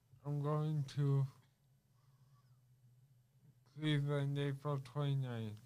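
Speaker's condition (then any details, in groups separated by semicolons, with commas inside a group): Cerebral palsy; traumatic birth, cord around neck, neonatal seizures, trunk affected; diagnosed at 11 months, ongoing therapies; lifelong speech therapy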